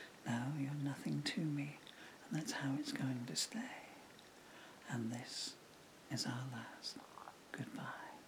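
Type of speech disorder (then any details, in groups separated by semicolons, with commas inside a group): Bulbar dysarthria; progressive bulbar palsy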